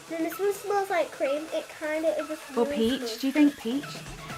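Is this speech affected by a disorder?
No.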